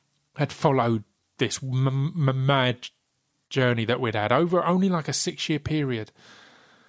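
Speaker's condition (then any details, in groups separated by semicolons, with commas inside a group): Stutter; unnoticed during rapping and spoken word years, noticed with radio show and podcast, works with STAMMA; stuttered occasionally live on terminal, emotionally immersive track lacking tight driven rhythmic pattern; repeated sounds, prolonged sounds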